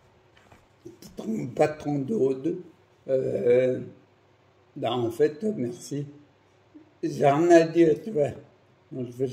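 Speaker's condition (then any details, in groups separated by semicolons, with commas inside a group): Primary progressive multiple sclerosis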